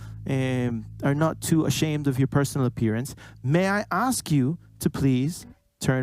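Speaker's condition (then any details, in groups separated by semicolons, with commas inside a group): No condition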